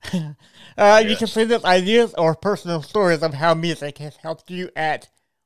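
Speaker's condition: Cerebral palsy; present from birth

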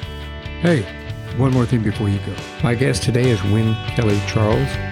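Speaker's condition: No condition

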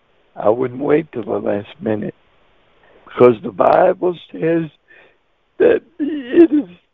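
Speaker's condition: Cerebral palsy; wheelchair user

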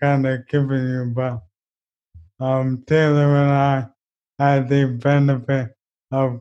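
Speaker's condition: ALS; young onset, progressive neurodegenerative, speech and eventually breathing

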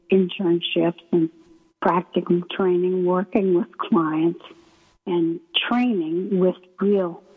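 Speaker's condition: ALS; wheelchair user

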